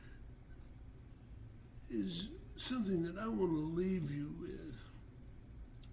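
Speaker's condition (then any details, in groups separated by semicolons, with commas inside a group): Parkinson's disease; stage 3; diagnosed over 16 years ago, mid stage three of four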